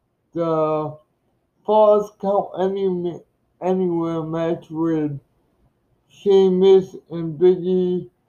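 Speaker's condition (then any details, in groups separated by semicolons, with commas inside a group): Cerebral palsy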